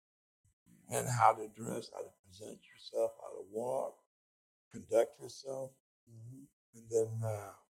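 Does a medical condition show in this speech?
Yes: speech impediment.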